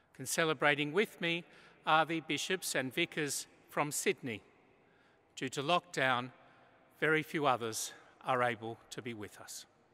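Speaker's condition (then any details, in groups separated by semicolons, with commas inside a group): No condition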